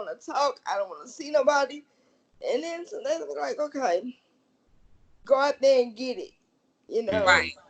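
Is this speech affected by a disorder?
Yes: cerebral palsy.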